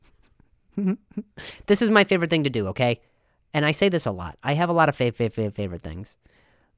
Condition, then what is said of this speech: Stuttering. You care about the about the quality of my voice, which is also not good.